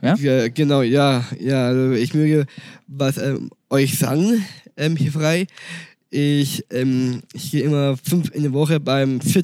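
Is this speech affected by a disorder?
Yes: Down syndrome; congenital; speaks German and fluent English, had tutoring to practise speaking German.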